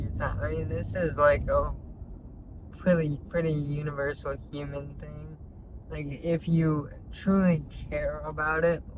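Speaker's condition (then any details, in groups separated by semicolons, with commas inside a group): Traumatic brain injury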